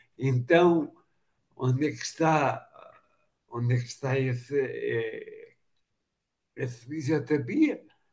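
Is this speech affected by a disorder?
Yes: machado-Joseph disease (sca3).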